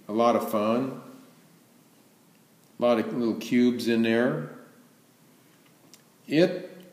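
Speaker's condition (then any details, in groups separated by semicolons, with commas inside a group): No condition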